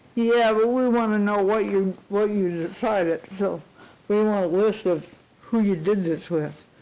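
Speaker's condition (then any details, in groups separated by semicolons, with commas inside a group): Cerebral palsy; unable to type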